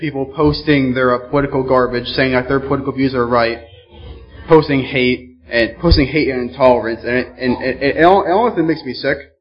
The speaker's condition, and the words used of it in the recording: Stuttering. We were talking, and she said, "You know, we were talking for like 20 minutes, and you stuttered maybe like twice."